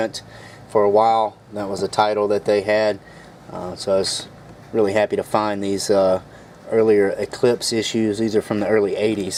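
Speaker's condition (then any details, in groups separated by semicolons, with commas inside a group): No condition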